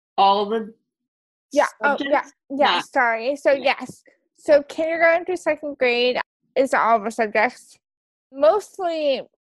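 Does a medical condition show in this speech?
Yes: cerebral palsy; onset before birth.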